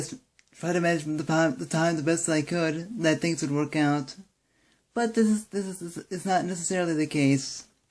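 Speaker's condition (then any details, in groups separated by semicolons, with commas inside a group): Cerebral palsy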